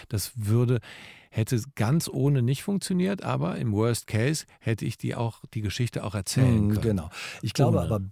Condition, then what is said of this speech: No condition.